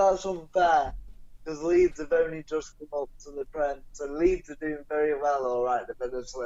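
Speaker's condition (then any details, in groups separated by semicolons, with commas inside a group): Cerebral palsy; non-progressive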